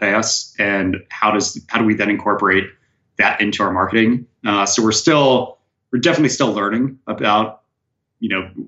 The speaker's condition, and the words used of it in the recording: None; typical speech.